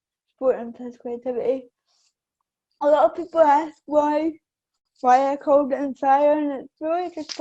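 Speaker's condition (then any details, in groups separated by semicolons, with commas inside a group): Cerebral palsy; affects balance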